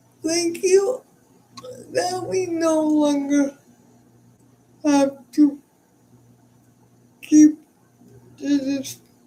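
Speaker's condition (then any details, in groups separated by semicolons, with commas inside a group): Cerebral palsy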